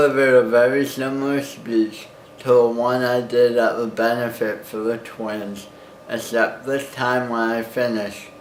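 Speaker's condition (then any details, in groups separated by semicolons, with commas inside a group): Cerebral palsy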